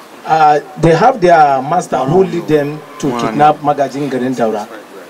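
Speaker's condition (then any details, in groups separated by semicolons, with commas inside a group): No condition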